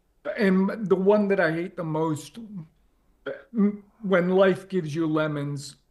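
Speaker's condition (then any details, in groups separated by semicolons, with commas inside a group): ALS; difficulty speaking and breathing, ventilator inflates lungs for voice, eye-tracking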